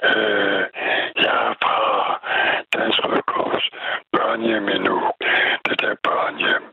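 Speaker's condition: Throat cancer; laryngeal cancer, attributed to heavy cigarette and water pipe smoking; needs a lot of air to produce voice or sound, voice noticeably unusual

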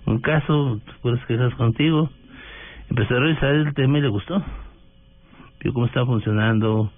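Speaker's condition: Parkinson's disease; onset after returning to Bogotá, stooped hunched posture at times, loss of strength, weakness; neurologist care, walking, running and tennis exercise, felt stronger after two weeks; voice sometimes trembles, sometimes intelligible, sometimes not understood at all

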